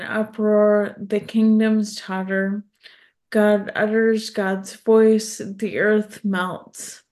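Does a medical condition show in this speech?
Yes: ALS; progressive neurological disease, repeated falls on walks from about two years ago, tongue fasciculations, specialist-confirmed diagnosis.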